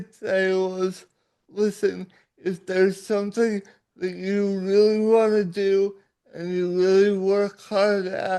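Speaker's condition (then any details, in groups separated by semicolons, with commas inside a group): Cerebral palsy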